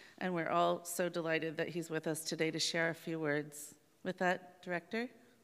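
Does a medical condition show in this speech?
No.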